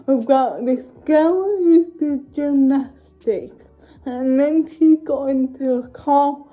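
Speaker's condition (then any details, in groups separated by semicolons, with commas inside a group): Cerebral palsy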